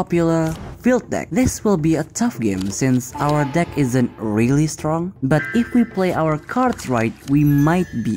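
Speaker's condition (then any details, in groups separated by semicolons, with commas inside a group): No condition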